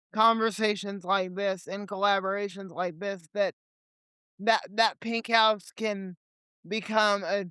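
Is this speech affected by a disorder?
Yes: cerebral palsy; limited mobility, legs.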